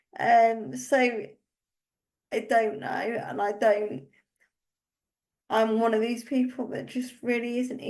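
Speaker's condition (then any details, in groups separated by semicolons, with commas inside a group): Cerebral palsy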